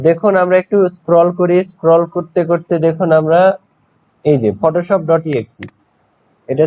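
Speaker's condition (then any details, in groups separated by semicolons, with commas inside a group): No condition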